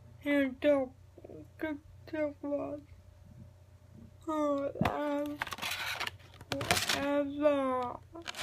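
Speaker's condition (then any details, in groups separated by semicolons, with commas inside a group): Cerebral palsy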